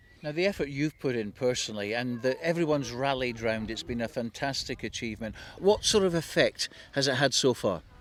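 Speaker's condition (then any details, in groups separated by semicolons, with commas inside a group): No condition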